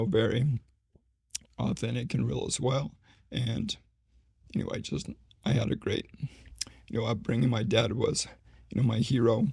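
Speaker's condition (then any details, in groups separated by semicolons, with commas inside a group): ALS; needs voice rest during conversation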